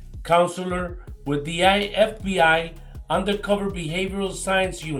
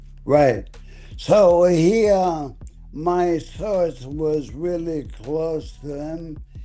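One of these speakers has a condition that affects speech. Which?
The second: ALS.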